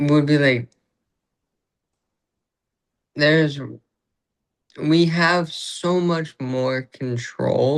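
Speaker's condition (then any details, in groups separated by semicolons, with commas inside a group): Traumatic brain injury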